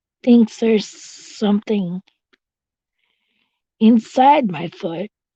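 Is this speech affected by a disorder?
Yes: cerebral palsy; visible disability.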